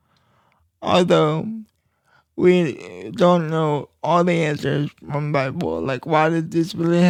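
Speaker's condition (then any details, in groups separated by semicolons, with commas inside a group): Cerebral palsy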